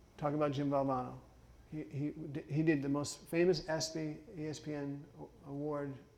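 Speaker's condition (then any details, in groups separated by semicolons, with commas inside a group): Parkinson's; some speech issues, ice water harms vocal cords, drinks warm water, speech therapy judged unnecessary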